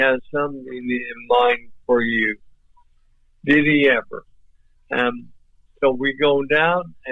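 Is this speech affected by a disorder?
Yes: ALS; voice off but clear and understandable.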